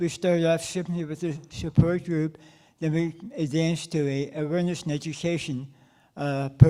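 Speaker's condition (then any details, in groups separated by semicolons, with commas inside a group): Stage 4 tongue cancer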